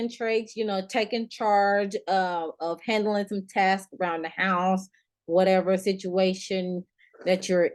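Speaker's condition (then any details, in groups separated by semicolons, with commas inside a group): No condition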